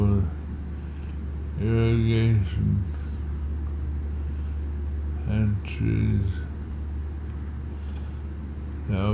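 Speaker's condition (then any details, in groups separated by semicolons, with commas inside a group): Multiple sclerosis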